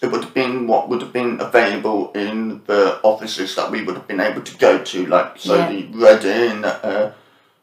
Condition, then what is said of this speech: Deafness. And so that's why I had to do these things called smooth speech therapy.